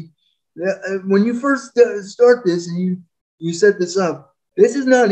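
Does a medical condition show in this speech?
Yes: spastic quadriplegic cerebral palsy; speaks clearly, easily understood.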